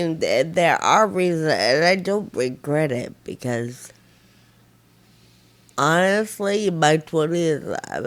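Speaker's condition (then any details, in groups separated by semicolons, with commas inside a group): Friedreich ataxia; progressive nerve damage; progressed over years, tires easily, uses voice texting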